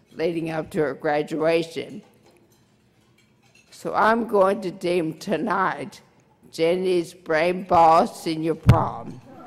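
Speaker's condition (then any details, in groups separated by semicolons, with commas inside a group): Brain injury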